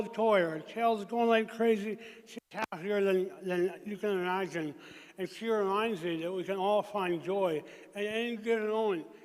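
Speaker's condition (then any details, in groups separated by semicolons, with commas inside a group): Traumatic brain injury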